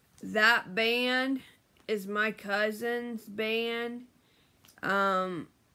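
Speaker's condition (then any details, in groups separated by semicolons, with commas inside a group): Brain injury; memory problems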